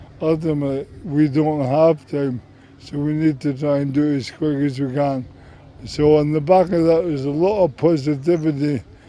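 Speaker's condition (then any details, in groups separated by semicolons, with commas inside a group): MND; about 4.5 years since diagnosis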